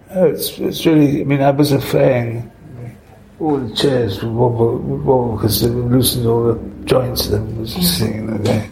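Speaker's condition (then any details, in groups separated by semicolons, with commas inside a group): Parkinson's; long-standing, diagnosed about 5 years after restaurant opened, pioneering surgery with two brain wires and implanted battery; mobile after surgery, less time in kitchen; affects speech, rare audio interview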